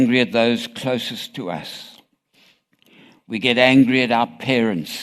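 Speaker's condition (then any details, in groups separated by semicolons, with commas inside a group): No condition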